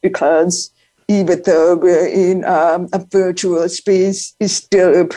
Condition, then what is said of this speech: Deafness. But first, I should mention that that I'm profoundly deaf, so I learned how to talk and I learned how to advocate for myself.